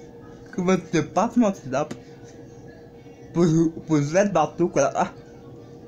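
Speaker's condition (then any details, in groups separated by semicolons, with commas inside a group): Cerebral palsy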